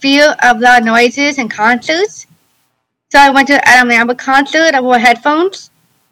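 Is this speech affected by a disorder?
Yes: Down syndrome; congenital.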